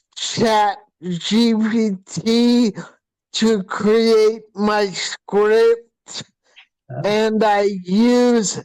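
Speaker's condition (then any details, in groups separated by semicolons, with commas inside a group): Hydrocephalus with shunt failure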